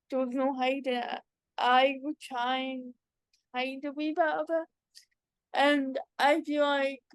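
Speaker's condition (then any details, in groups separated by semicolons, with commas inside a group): Cerebral palsy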